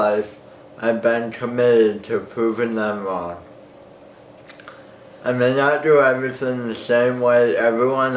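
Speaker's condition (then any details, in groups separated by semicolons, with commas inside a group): Cerebral palsy; birth injury, skull fracture, Erb's palsy shoulders and arms, tremors; mild, seizure free seven years on medication, weekly therapies; slow speech, slight impediment, understandable, tongue botox ineffective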